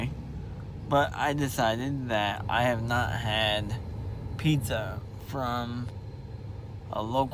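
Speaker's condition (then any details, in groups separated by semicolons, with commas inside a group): Spastic diplegia cerebral palsy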